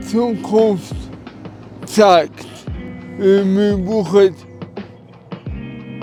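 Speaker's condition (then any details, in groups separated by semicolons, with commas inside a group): Cerebral palsy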